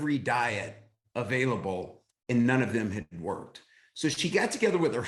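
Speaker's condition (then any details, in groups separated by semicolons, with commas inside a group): No condition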